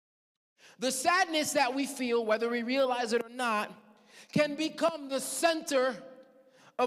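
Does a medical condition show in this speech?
No.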